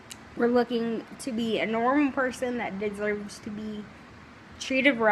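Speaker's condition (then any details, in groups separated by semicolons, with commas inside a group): Cerebral palsy; mainly right side, right hand contracted; severe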